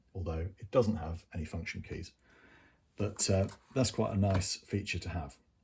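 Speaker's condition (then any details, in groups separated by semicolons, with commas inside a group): No condition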